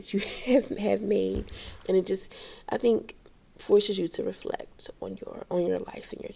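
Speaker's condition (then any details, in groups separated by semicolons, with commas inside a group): No condition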